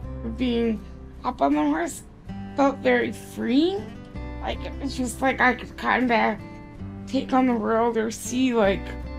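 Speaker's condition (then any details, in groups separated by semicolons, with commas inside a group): Cerebral palsy; diagnosed at 11 months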